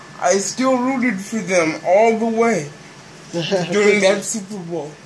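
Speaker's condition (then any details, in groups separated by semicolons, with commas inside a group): Cerebral palsy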